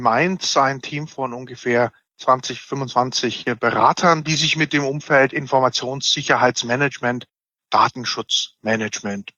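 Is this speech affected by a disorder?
No.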